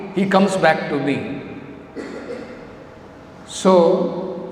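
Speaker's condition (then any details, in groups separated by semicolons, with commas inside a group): No condition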